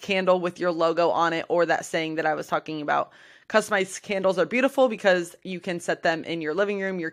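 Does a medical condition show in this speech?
No.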